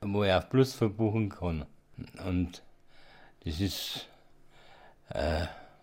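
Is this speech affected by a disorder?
Yes: Parkinson's disease, rigor-dominant; muscle rigor not tremor, onset mid-1990s, diagnosed at 50 by Munich specialist, 2009 deep brain stimulation; many years after diagnosis, tablets every four hours, sudden rigor, dose reduced after brain pacemaker; speaks normally but slower, earlier could not hold tone or voice, saw speech therapist.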